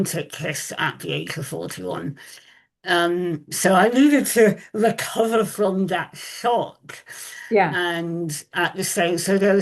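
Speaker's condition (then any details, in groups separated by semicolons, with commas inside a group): Moebius syndrome facial paralysis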